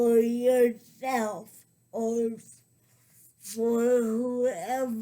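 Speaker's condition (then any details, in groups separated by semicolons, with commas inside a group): Cerebral palsy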